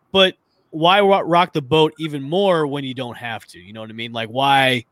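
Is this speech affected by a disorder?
No.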